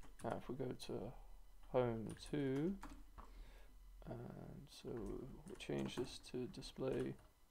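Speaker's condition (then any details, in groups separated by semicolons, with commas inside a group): No condition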